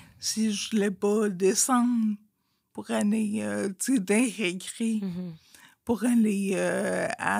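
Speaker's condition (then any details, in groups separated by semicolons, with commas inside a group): Friedreich's ataxia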